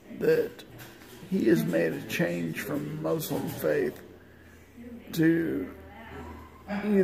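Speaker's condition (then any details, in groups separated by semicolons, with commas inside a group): Multiple sclerosis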